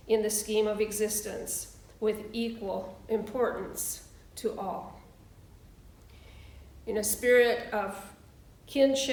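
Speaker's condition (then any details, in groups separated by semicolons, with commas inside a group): No condition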